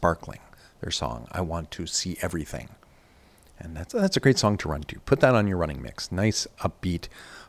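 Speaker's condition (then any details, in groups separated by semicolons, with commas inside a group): No condition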